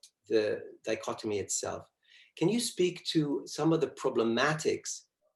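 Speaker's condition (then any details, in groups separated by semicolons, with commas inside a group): No condition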